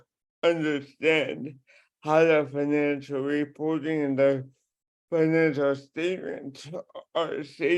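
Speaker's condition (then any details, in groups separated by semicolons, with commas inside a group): Cerebral palsy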